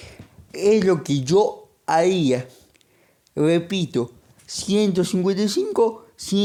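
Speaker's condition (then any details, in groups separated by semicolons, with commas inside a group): Cerebral palsy; monthly medication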